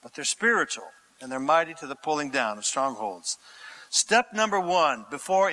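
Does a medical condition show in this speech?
No.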